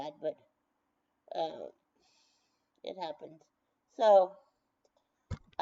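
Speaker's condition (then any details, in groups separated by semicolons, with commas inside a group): Brain injury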